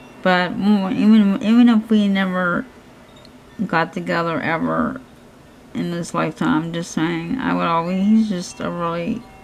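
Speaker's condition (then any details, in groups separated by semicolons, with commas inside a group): Cerebral palsy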